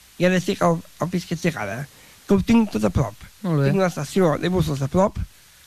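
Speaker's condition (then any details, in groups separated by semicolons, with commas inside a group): Down syndrome; describes self as very talkative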